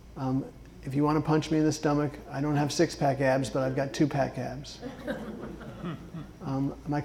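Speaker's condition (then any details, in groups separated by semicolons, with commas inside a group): Parkinson's disease; shouting counts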